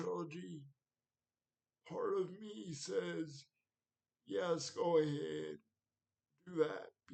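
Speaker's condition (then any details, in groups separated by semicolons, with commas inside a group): Cerebral palsy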